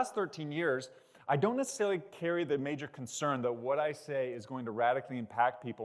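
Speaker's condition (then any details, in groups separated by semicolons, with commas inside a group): No condition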